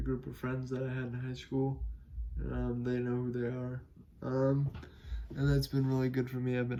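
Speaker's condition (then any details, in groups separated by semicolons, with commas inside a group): Cerebral palsy; able to speak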